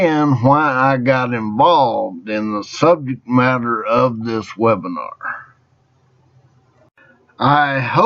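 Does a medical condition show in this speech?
Yes: traumatic brain injury.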